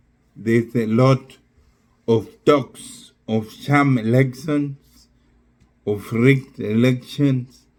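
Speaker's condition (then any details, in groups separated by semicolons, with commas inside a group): Neurological disease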